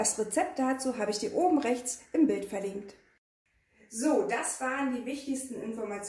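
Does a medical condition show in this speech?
No.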